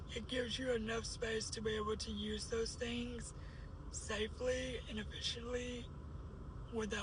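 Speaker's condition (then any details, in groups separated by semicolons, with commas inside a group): Cerebral palsy; uses a wheelchair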